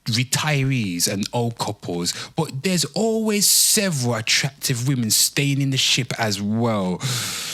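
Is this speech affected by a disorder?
No.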